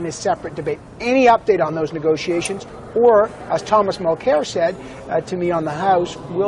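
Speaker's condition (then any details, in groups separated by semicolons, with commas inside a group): No condition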